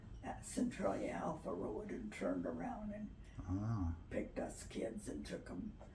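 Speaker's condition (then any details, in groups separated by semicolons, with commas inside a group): Parkinson's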